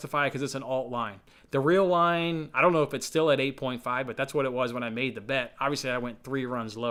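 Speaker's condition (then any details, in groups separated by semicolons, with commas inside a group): No condition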